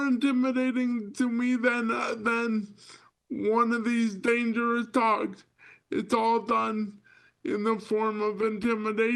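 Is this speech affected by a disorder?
Yes: spastic cerebral palsy.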